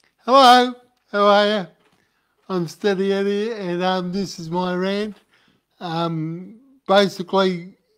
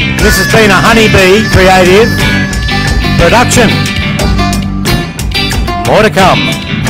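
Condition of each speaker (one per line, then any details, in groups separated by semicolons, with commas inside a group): Cerebral palsy
No condition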